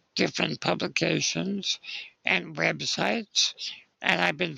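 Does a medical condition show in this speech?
Yes: spinal muscular atrophy; congenital, muscle weakness, wheelchair use whole life; age 60.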